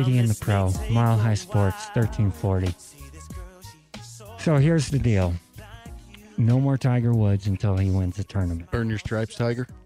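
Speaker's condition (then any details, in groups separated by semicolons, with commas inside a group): No condition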